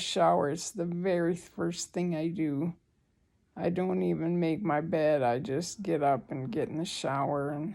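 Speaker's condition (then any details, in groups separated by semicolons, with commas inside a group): ALS; breathing expected to worsen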